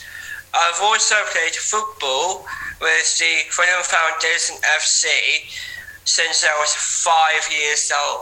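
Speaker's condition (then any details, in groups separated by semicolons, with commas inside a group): Down syndrome; age 19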